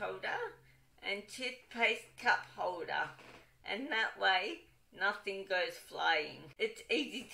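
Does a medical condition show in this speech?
Yes: cerebral palsy, dystonic.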